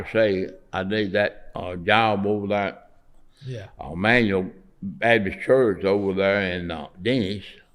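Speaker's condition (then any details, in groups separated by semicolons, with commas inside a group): Parkinson's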